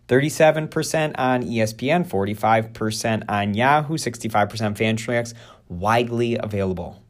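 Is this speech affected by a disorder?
No.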